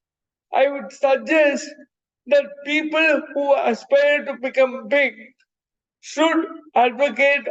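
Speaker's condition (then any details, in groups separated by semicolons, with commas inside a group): Cerebral palsy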